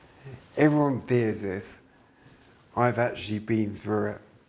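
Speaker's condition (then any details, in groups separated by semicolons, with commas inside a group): Traumatic brain injury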